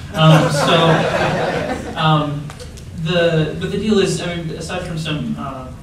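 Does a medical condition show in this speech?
No.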